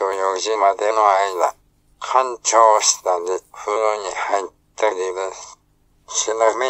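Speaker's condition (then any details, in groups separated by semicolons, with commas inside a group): ALS, speech-generating device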